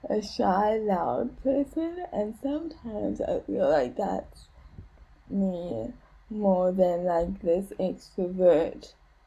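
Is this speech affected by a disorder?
Yes: cerebral palsy; diagnosed at 11 months, full-time motorized wheelchair user, never able to walk independently; voice may go down sometimes, slower to take breaths, limited lung capacity, energy and effort.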